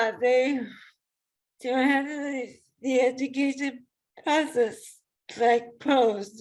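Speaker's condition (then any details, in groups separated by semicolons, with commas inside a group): ALS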